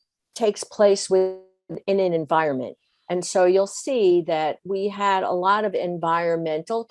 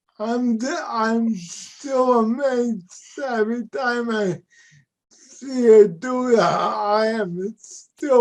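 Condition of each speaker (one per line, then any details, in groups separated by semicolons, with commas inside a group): No condition
Cerebral palsy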